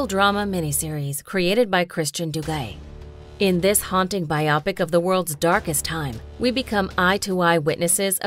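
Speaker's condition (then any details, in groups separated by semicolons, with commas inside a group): No condition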